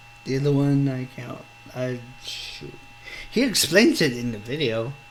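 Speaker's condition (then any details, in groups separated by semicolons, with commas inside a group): Cerebral palsy; speech affected, not an accent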